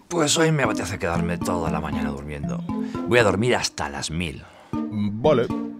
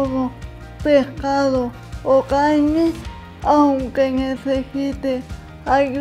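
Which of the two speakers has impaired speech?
The second: cerebral palsy.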